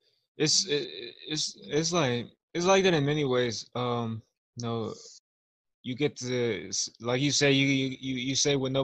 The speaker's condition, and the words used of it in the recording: Stuttering. Like, shit, I just kept stuttering, saying, over and over again.